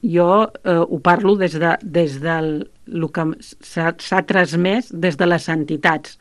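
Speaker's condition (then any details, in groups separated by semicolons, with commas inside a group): No condition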